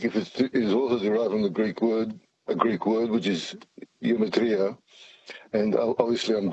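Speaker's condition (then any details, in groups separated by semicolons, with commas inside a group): Parkinson's; sounds jittery, attributed by caller to Parkinson's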